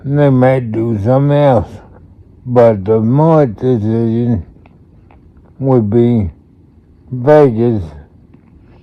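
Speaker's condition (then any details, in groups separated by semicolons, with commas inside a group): Multiple sclerosis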